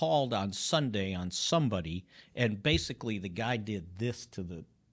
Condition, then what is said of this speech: No condition.